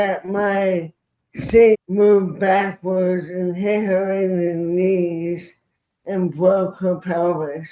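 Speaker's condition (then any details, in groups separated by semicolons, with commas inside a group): Traumatic brain injury; left arm spastic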